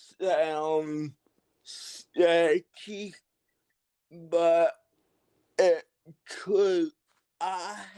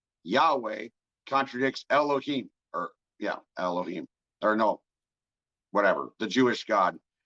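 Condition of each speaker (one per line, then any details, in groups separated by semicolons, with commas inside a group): Cerebral palsy
No condition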